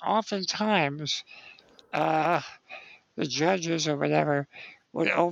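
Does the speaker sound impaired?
Yes: spinal muscular atrophy; congenital, muscle weakness, wheelchair use whole life.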